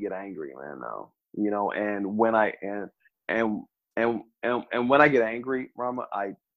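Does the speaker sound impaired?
Yes: stutter; stutter since childhood, no speech therapy for lack of money, mother advised slowing down, no cure expected; age 40, ongoing stutter, comes in waves, some days cannot stop stuttering; worse with anxiety, excitement, self-introductions, rarely alone except when rushing, not when angry, podcasts; here repeated words.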